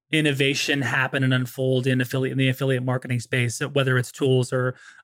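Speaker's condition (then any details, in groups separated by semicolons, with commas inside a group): No condition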